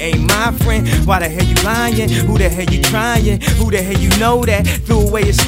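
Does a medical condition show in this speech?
No.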